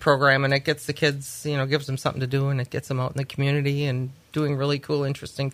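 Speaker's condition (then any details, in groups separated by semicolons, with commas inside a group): No condition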